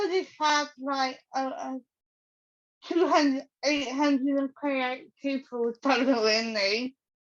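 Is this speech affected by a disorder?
Yes: cerebral palsy.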